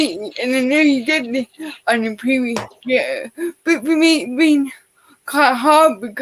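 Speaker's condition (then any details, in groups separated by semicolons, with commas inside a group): Cerebral palsy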